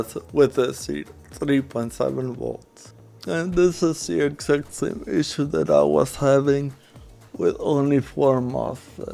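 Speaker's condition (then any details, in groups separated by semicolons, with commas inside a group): Cerebral palsy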